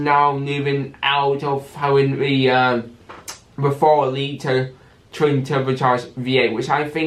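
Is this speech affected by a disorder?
Yes: cerebral palsy with stammer.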